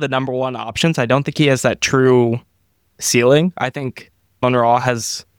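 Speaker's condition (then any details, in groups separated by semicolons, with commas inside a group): No condition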